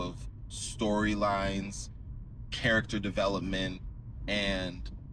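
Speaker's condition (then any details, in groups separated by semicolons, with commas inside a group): No condition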